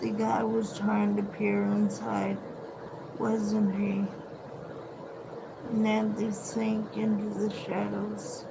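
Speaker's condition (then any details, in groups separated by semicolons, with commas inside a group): Cerebral palsy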